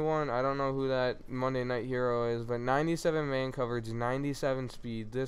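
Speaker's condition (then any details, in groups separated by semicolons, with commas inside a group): No condition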